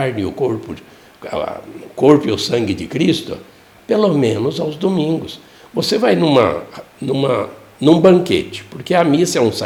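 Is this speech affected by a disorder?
No.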